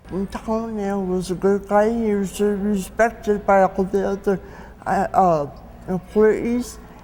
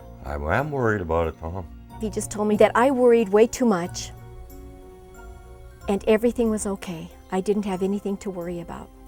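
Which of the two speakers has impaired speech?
The first: cerebral palsy; 65 years with condition, assisted living.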